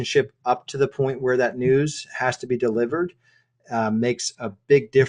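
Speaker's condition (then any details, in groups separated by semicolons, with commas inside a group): No condition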